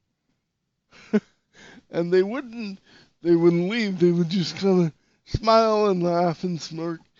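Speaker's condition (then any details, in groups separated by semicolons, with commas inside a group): Cerebral palsy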